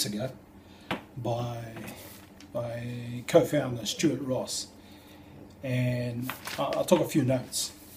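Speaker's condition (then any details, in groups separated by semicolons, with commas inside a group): No condition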